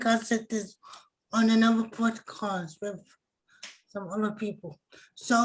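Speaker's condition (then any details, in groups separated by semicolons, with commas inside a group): Cerebral palsy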